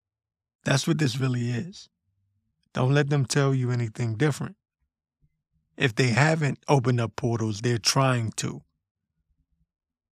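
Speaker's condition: No condition

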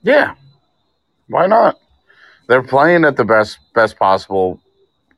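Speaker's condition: No condition

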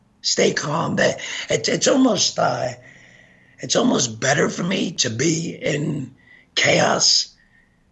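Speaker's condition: Gunshot injury to voice box; shot 15 times

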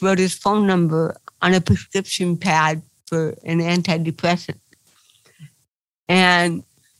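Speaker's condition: Cerebral palsy; involuntary movements

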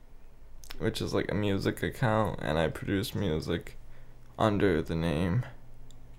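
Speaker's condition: Cerebral palsy, spastic quadriplegia

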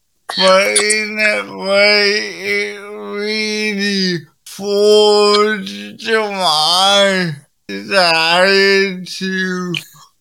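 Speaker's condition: Cerebral palsy; present from birth, linked to preeclampsia at birth

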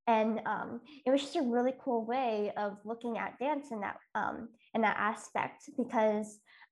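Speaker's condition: Cleft lip and palate

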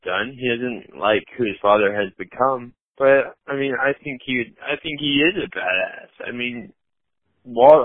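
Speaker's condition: Cerebral palsy, mild; had speech therapy

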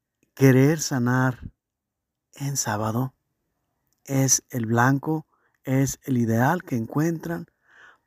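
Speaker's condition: No condition

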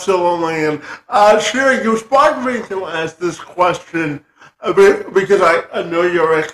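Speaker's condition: Cerebral palsy, spastic quadriplegia

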